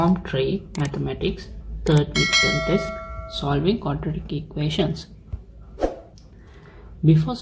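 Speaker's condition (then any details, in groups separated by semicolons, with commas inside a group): No condition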